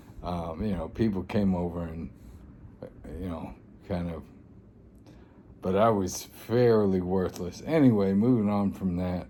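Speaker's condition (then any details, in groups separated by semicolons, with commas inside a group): ALS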